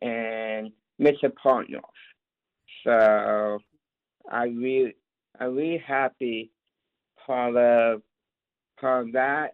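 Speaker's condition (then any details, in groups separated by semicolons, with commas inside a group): Down syndrome; describes self as very capable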